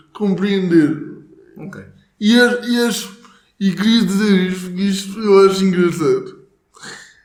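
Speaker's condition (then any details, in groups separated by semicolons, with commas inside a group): Cerebral palsy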